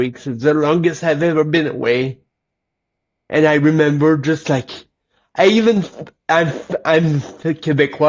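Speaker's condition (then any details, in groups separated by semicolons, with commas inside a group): Cerebral palsy; lifelong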